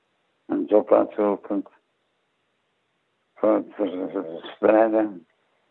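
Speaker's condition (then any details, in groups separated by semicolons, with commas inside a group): Parkinson's disease; late onset at age 75, tremor of hands and feet, first neurologist ruled out Parkinson, second and third diagnosed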